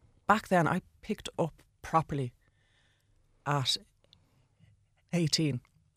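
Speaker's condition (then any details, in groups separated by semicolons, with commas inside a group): Stutter; stutter present during drinking years, cared less about it when drunk; blocks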